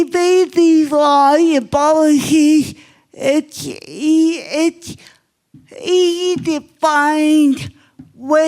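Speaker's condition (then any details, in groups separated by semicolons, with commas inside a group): Cerebral palsy; obvious speech impairment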